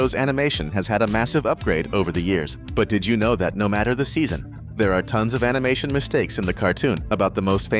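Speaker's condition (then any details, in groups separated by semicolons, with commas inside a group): No condition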